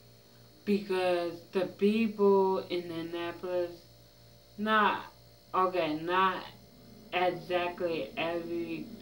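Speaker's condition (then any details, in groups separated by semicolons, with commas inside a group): Mild cerebral palsy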